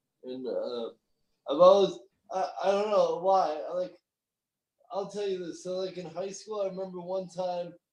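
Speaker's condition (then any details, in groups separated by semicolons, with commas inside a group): Cerebral palsy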